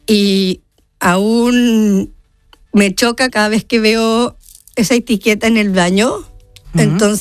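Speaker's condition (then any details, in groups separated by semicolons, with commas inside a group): Down syndrome; congenital, mother informed before birth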